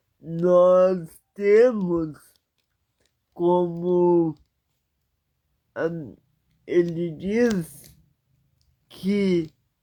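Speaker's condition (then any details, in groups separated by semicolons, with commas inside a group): Paralysis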